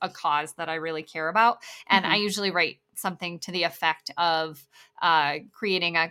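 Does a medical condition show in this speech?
Yes: bilateral cleft lip and palate.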